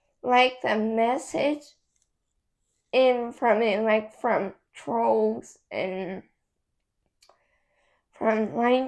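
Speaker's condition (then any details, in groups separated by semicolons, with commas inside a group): Cerebral palsy; affects muscles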